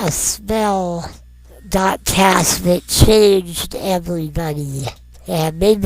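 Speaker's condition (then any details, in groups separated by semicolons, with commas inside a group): Non-progressive muscular dystrophy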